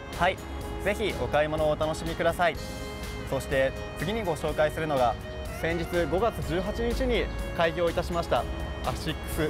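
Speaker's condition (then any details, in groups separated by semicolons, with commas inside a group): No condition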